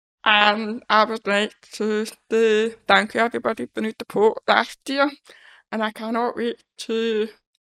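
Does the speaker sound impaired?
Yes: deafness; congenital deafness, born deaf.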